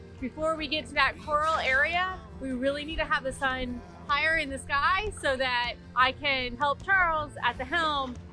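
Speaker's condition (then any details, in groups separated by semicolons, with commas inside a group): No condition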